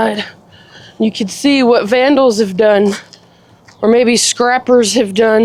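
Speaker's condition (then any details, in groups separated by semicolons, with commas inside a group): No condition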